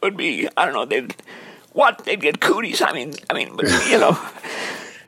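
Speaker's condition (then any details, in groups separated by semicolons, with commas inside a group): Dysphonia; strained voice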